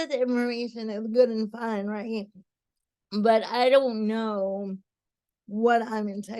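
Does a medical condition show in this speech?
Yes: cerebral palsy.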